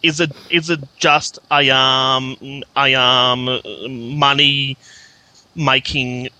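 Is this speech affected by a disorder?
Yes: stuttering; described as never that bad; fluent when acting, stutters once fluency noticed, worse in small groups, rare at home unless angry; here repeated sounds, prolonged sounds.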